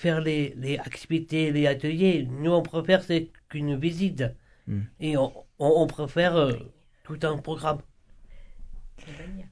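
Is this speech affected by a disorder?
Yes: Down syndrome; congenital trisomy 21, present from birth, slower to learn and understand.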